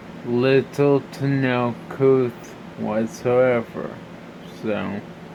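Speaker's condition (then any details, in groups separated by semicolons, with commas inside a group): Brain injury (brain shearing)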